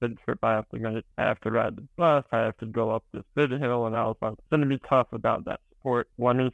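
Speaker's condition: Spinal muscular atrophy

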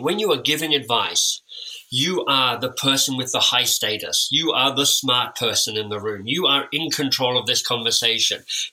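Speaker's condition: Cleft lip and palate; orthodontic treatment

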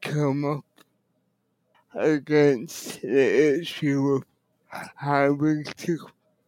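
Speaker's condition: Cerebral palsy; wheelchair user

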